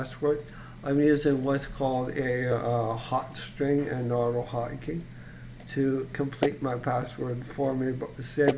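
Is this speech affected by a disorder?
Yes: ALS; voice still fairly strong, voice banked.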